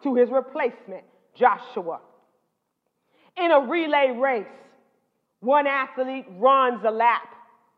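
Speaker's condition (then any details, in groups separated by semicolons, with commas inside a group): No condition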